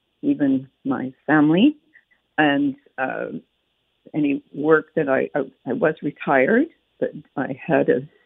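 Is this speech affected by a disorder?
Yes: aphasia after hemorrhagic stroke; hemorrhagic stroke in 2006, frontal lobe surgically removed, 2.5 months hospital and rehab, speech pathologist; writing, listening and another language skill very difficult, speaking reported good, some losses permanent; speaks very well by own account, relearned language from scratch, communicates clearly per host.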